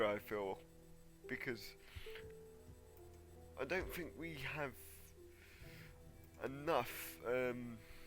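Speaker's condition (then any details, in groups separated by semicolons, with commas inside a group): Cerebral palsy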